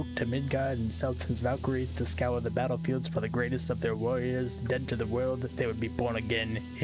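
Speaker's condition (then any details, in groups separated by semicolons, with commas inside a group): No condition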